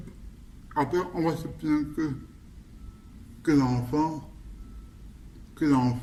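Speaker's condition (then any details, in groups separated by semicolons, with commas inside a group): Cerebral palsy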